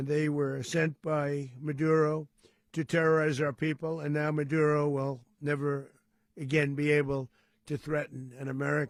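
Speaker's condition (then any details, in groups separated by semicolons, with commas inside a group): No condition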